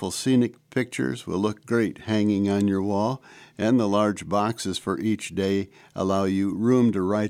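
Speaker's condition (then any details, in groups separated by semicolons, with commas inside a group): No condition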